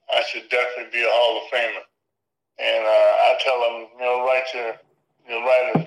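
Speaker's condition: Parkinson's disease; left knee replaced, rehabilitation after replacement; symptoms vary day to day, some days legs feel good

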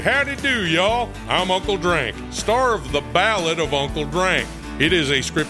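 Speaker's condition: No condition

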